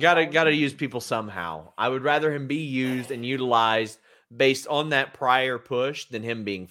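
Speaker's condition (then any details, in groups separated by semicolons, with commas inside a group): No condition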